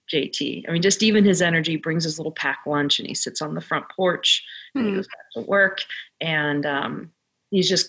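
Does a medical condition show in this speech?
No.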